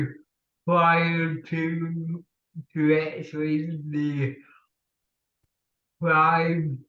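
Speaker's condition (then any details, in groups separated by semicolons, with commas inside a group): Cerebral palsy; since childhood; speech impediment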